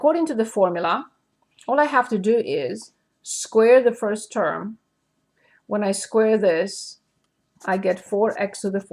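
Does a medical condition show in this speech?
No.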